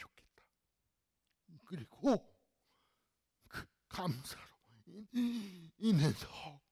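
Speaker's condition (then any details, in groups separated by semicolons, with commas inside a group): Cerebral palsy; speech disability, speaks very slowly, hard to follow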